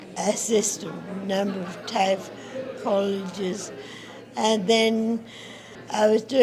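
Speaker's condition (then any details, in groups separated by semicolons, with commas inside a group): Acquired brain injury; acquired during brain stem tumour surgery; after surgery to remove brain stem tumour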